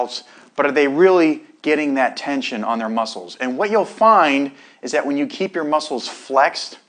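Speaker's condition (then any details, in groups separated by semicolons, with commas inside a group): No condition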